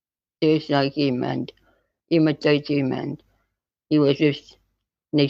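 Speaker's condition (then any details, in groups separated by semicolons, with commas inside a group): Spinal muscular atrophy type 2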